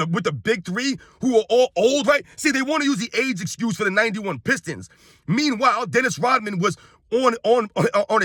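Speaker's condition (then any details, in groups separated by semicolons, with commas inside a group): No condition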